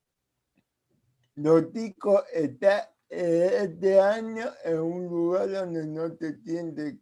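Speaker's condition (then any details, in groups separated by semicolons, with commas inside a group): Cerebral palsy; speaks as if with potato in mouth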